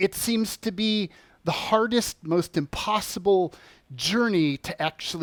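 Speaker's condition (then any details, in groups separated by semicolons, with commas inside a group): No condition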